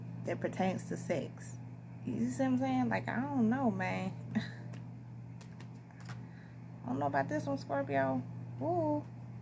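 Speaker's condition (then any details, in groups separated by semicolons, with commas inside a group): No condition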